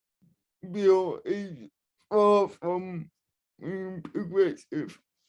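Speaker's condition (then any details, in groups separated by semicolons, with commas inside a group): Cerebral palsy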